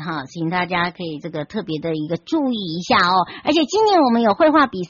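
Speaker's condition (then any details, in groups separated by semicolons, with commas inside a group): No condition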